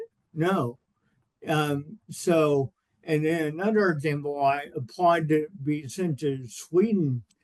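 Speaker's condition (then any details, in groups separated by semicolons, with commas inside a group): Cerebral palsy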